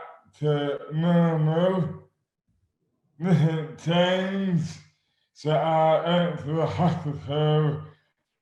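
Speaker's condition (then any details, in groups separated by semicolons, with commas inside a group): Dystonia; severely slurred speech, never fully recovered, nearly lost speech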